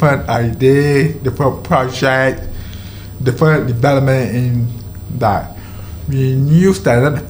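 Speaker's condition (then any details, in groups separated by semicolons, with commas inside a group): Deafness, deaf in one ear from birth, other ear from age 18; difficulty following very fast or very slow speech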